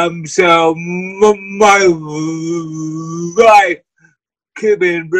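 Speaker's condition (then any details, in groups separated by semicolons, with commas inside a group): Cerebral palsy; voice and way of talking affected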